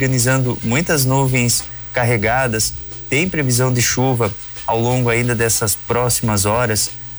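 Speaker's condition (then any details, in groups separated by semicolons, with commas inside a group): No condition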